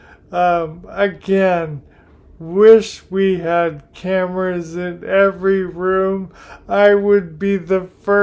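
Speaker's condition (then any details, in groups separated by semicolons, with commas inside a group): Primary lateral sclerosis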